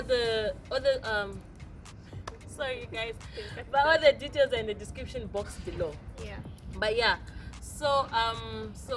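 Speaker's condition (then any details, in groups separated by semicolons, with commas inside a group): No condition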